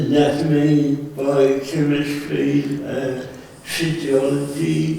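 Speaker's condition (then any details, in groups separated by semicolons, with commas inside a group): Cerebral palsy; present since birth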